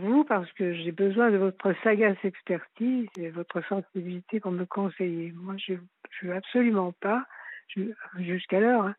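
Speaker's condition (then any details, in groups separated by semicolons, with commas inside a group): Parkinson's disease; left leg dragging, frequent tripping, noticed by sports coach, diagnosed by rheumatologist, confirmed by neurologist; four years since diagnosis, unchanged treatment without side effects, leg dragging gone, Marseille neurologist six-monthly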